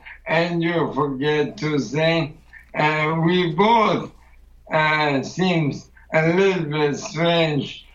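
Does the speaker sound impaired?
Yes: ALS; progressive muscle weakness first noticed doing push-ups, initially blamed on accident; sounds drunk to strangers, voice weakened and more bubbling since Camino, wife Steffi helps explain.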